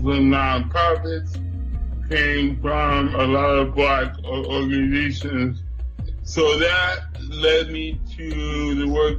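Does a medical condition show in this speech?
Yes: cerebral palsy; cerebral palsy from birth, nosebleed and stopped breathing as newborn at home in Buffalo, no ambulance.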